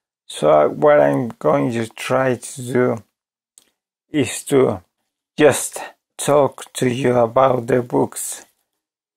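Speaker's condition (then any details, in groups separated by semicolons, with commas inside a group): ALS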